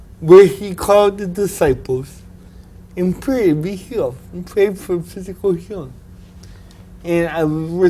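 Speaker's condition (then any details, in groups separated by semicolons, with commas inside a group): Cerebral palsy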